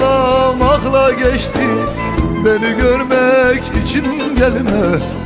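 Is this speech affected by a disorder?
No.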